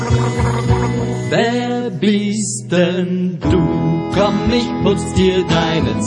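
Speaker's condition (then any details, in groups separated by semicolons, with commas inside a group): No condition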